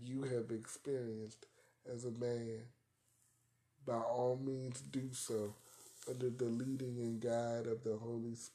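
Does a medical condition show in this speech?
Yes: cerebral palsy; arthritis.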